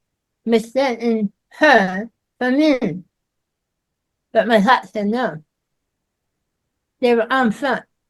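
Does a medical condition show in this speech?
Yes: myasthenia gravis.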